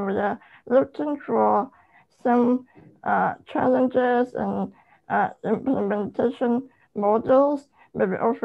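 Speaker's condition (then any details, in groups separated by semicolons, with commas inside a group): Spinal muscular atrophy type 1; type 1, lifelong wheelchair, ventilator, suction machine, oximeter; 26 years old, ventilator-dependent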